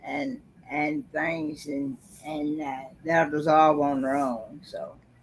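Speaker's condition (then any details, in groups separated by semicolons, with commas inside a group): Cerebral palsy; voice recovering, sore throat after intubation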